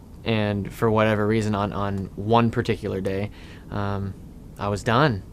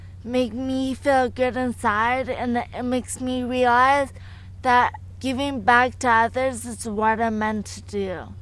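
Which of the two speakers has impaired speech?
The second: ecstasy overdose injury; caused by ecstasy overdose; cannot dance or run; slow speech.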